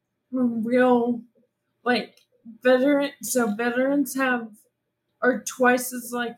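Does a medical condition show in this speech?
Yes: ALS; young-onset ALS, diagnosed in twenties before 35, prolonged diagnosis after third EMG, second opinion at multidisciplinary clinic.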